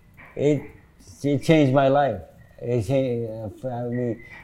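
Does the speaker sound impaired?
Yes: Parkinson's disease; symptoms said less severe than another Parkinson's patient's.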